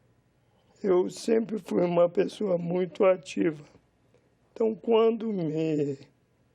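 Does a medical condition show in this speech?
Yes: amyotrophic lateral sclerosis.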